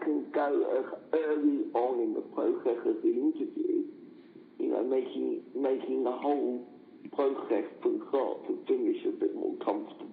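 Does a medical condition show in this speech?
Yes: cerebral palsy; needs extra support at work, slow typer, dictates to support worker, needs help to drive.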